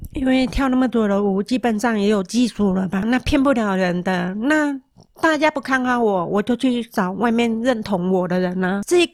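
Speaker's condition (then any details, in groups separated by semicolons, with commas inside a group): Moderate-to-severe hearing loss; wears hearing aids, car accident with seven days bedridden, rehabilitation to dance again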